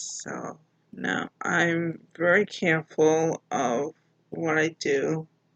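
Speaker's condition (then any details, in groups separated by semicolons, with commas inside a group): Mild cerebral palsy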